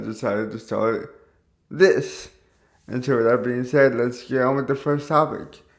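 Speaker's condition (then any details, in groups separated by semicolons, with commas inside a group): Cerebral palsy; caused by stroke at birth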